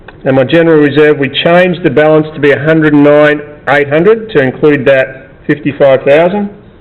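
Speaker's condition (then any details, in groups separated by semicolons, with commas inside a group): No condition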